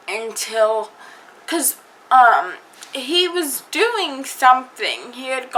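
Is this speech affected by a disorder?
Yes: cerebral palsy.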